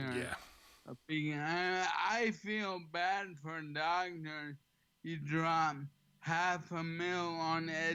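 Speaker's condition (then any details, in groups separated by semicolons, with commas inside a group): ALS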